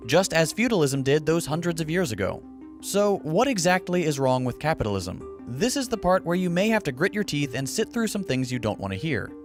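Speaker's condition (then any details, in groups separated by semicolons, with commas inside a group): No condition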